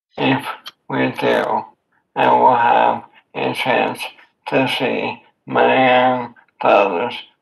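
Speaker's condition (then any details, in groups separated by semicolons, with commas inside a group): ALS; voice and hands affected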